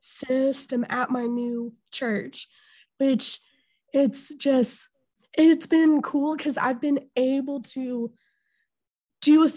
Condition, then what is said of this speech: Stuttering. Those words brought me to tears, as you can tell with my voice.